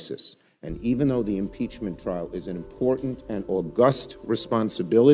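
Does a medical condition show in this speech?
No.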